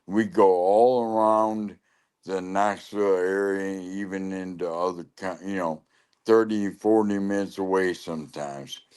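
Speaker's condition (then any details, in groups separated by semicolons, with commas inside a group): Lou Gehrig's disease (ALS)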